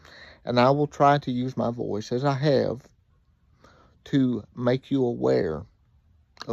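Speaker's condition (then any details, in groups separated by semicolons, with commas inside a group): Cerebral palsy; reports speaking clearly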